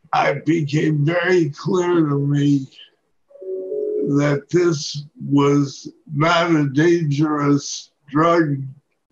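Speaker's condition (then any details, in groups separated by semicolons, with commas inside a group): Parkinson's disease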